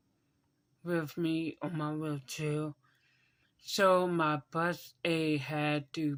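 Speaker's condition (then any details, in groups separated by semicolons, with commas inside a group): Cerebral palsy; ankle braces in childhood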